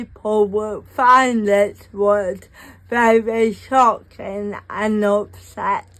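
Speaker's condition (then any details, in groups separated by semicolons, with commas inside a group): Cerebral palsy; ataxic form, from birth, birth oxygen loss, drags one foot; speech impediment since childhood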